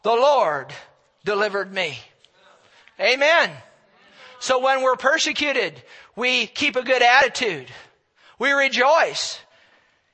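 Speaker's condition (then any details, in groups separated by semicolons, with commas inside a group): No condition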